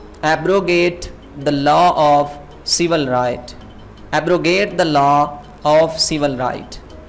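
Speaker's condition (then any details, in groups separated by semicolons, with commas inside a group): No condition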